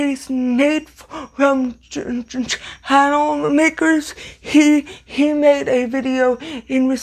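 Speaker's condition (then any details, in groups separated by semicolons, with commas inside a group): Cerebral palsy, severe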